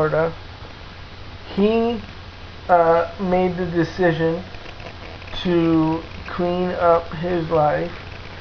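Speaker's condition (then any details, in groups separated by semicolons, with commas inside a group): Cerebral palsy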